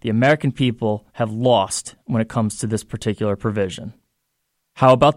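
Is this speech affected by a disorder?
No.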